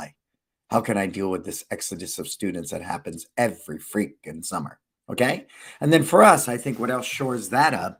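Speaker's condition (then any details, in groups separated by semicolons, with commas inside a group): No condition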